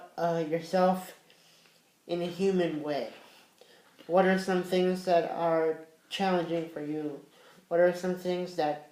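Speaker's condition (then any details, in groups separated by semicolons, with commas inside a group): Cerebral palsy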